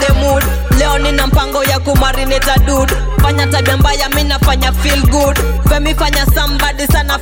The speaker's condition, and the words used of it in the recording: None; typical speech.